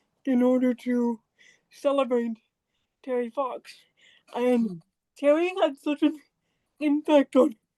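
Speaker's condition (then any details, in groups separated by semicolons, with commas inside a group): Cerebral palsy; walks a little, high energy cost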